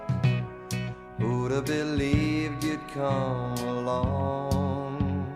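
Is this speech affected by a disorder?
No.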